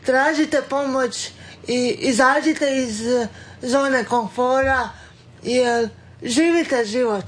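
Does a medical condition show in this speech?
Yes: cerebral palsy; does exercises at home.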